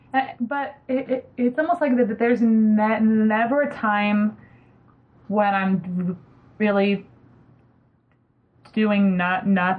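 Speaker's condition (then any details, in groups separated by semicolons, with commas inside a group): Stuttering; past stuttering therapy with desensitization, learned to live effectively with stuttering; stutters when talking with patients, listeners sometimes react oddly to stuttering; repeated sounds, prolonged sounds, blocks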